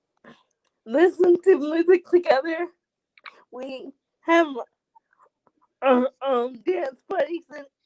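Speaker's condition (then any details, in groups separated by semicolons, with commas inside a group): Cerebral palsy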